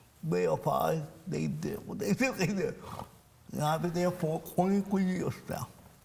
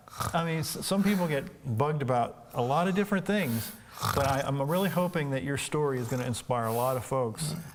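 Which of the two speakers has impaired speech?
The first: cerebral palsy; from birth; speech impairment.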